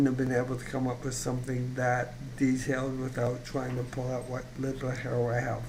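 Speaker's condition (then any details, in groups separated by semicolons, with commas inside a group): ALS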